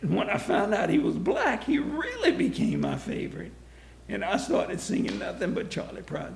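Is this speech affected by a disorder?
Yes: vocal dysphonia; vocal dysphonia in adulthood, voice loss began two weeks before demo recording, past speech therapy; quiet voice, hard to talk; speech impediment, some words hard like mailman, substitutes easier words like postman.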